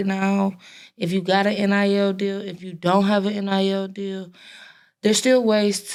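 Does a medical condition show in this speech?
No.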